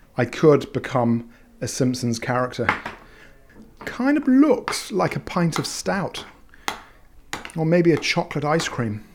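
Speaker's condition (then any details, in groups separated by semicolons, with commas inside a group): No condition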